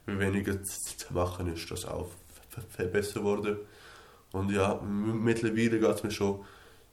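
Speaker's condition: Stuttering; stuttering since kindergarten, fairly severe then, remitted, returned strongly around fifth or sixth grade; much improved, still stutters at times, school speech therapy helped little, course with Kase helped much; formerly hectic, stressed speech, now deliberately slow speech with pauses; repeated sounds

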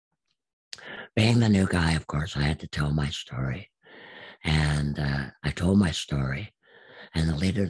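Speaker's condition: Absent vocal cords; speech therapist saw no hope

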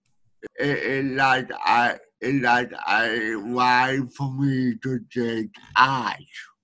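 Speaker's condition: Speech needing a translator

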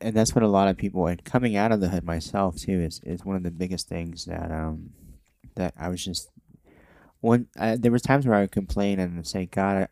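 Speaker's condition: Cleft lip and palate

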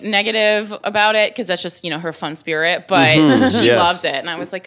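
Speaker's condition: No condition

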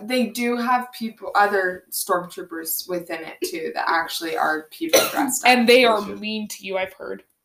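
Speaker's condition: No condition

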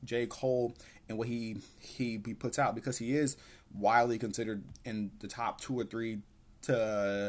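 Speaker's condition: Stuttering; stuttering problem; apologizes for stuttering each episode; repeated sounds, prolonged sounds

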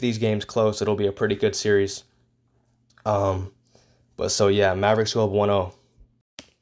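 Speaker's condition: No condition

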